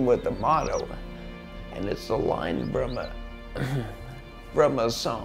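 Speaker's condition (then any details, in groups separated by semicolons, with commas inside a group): ALS; swallowing difficulty, choking risk, later lost ability to talk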